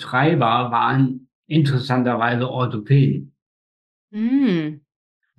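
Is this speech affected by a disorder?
Yes: spastic tetraparesis; birth injury, cord around neck, oxygen loss up to 15 minutes, all four limbs, facial paralysis; difficulties controlling speech.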